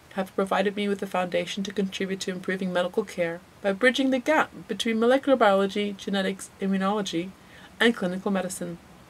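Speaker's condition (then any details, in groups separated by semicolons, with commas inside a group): No condition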